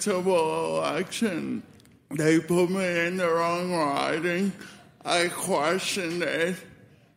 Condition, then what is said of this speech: Cerebral palsy. Yeah, I mean, growing up was a bit tough for me. Like, I ran around like any other child, but my speech was obviously hindered,